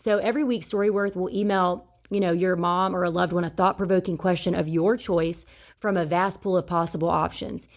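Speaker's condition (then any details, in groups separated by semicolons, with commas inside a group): No condition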